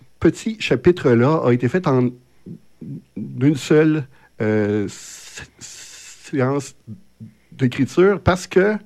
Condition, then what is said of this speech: Stuttering. Je vois pas pourquoi on fait des émissions de radio quand on est bègue.